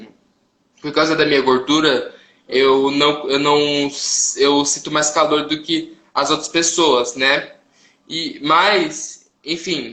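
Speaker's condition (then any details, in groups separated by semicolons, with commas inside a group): No condition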